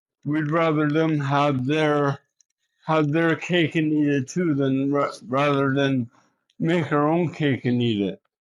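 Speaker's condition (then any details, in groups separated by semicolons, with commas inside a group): Cerebral palsy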